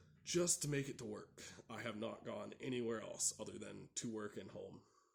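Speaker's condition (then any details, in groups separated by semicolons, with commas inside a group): No condition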